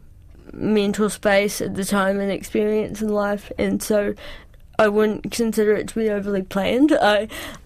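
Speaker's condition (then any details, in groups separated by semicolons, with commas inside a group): Cerebral palsy; cerebral palsy since childhood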